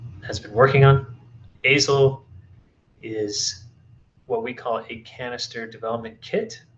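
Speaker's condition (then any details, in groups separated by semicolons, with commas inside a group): No condition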